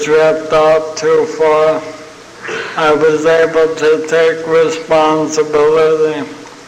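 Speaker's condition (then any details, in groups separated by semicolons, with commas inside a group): ALS (Lou Gehrig's disease); fell and cracked chin two years ago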